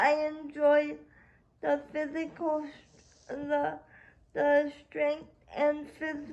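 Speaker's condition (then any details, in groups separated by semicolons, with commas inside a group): Cerebral palsy; spastic quadriplegia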